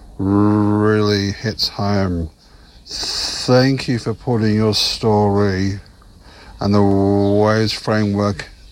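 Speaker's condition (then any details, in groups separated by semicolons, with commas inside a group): Stutter; lifelong stutter; recently attended Maguire programme course in Melbourne to work on speech, take back control; communication challenging throughout life, fear of stuttering, previously avoided reaching out, voice called beautiful, powerful; repeated sounds, prolonged sounds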